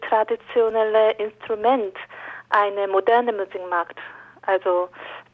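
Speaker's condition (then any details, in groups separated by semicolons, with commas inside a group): No condition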